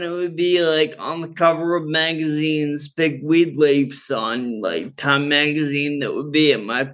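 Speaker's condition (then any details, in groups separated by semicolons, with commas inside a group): Friedreich's ataxia; progressive, managed with cannabis for neuropathic pain, muscle relaxing, sleep; ataxia worse when not well-rested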